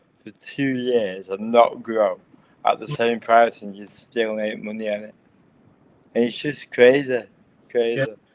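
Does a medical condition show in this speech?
Yes: cerebral palsy.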